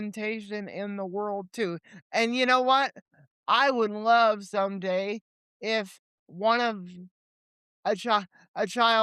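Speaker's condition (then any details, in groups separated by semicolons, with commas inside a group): Cerebral palsy; limited mobility, legs; age 28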